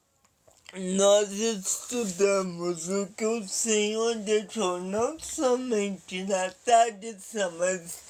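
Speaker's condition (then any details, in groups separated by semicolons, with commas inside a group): Paralysis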